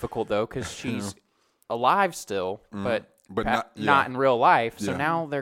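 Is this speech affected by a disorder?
No.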